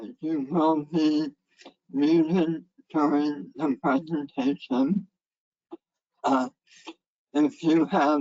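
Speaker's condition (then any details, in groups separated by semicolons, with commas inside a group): Head and neck cancer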